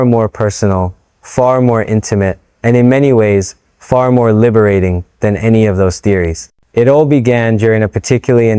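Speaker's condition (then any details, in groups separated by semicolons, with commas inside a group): No condition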